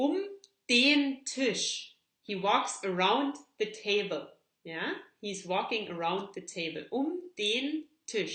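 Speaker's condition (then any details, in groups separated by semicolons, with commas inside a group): No condition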